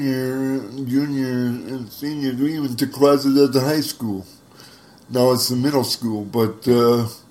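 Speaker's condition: Spastic cerebral palsy; uses wheelchair

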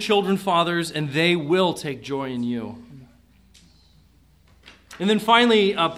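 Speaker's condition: No condition

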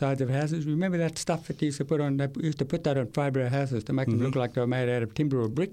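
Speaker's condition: Severe to profound hearing loss, acquired, from meningitis at age 8; Queensland country town

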